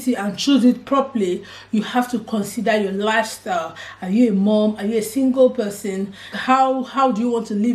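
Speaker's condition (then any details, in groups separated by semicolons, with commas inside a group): No condition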